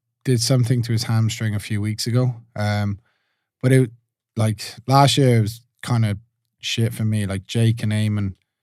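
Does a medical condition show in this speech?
No.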